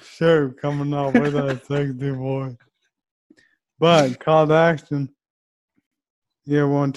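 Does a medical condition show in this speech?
Yes: ALS; voice changed a little, some slurring, dictation differences, still understandable.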